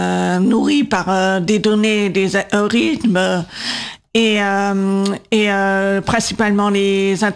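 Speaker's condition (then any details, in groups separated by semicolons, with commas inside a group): Deafness from birth, profound sensorineural deafness, congenital CMV; congenital deafness from cytomegalovirus (CMV), diagnosed around 18 months, severe at birth, dropped at age 8; cochlear implants, classic hearing aids no longer help, radio inaccessible, age 37; speaks on air with own voice, live transcription by Céline Ripoll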